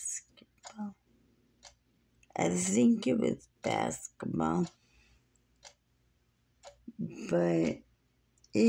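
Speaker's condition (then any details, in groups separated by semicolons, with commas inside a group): Muscular dystrophy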